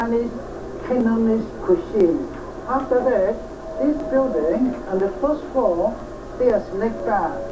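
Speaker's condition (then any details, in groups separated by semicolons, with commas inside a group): No condition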